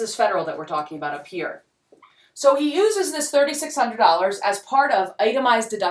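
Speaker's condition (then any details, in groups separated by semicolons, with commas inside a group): No condition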